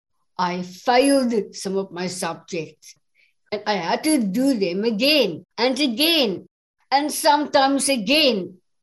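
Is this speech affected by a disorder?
Yes: Down syndrome; extra chromosome 21, congenital, present since birth, a little slower than others; English is second language.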